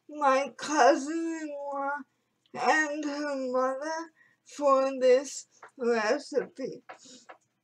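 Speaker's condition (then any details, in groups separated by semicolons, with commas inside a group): Cerebral palsy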